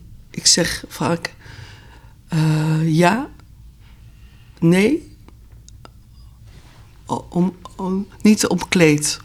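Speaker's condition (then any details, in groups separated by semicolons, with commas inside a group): Primary progressive aphasia; underlying dementia pathology, gradually worsening, onset late 2018, diagnosed two years ago after speech recordings; symptoms for several years, diagnosis 1.5 years after first complaints, phone app as speech backup, unused; needs extra time to speak, difficulty expressing what to say, struggles in unexpected situations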